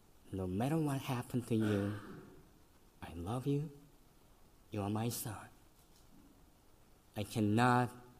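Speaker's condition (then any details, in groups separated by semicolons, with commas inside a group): Cleft lip and palate; congenital, severe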